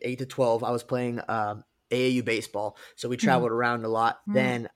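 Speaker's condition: No condition

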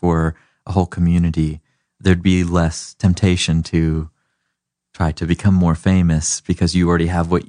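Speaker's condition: No condition

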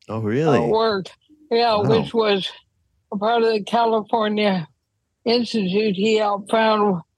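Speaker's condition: ALS; wheelchair use when traveling

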